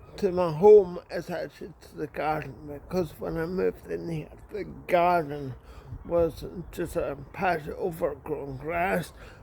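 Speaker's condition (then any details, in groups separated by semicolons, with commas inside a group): Cerebral palsy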